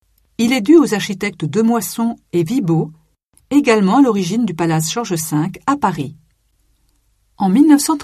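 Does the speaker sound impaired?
No.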